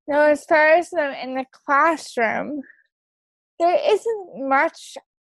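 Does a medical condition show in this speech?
Yes: cerebral palsy; wheelchair use.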